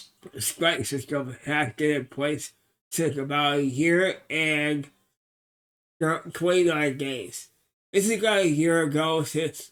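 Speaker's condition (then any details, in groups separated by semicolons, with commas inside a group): Cerebral palsy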